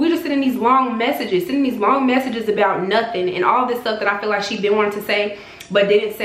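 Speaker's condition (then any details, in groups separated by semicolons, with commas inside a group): No condition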